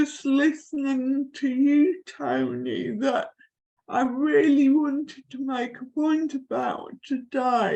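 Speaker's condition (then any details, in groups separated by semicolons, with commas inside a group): Cerebral palsy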